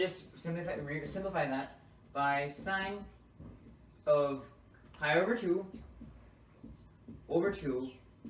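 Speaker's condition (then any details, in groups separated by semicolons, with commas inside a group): No condition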